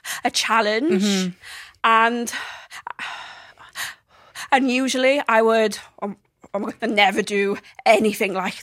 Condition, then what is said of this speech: Stuttering. I have also been a very open and honest about my speech, as I do every single day, like struggle to speak, and that is just the facts.